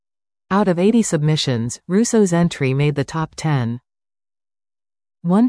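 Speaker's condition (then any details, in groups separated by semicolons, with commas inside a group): No condition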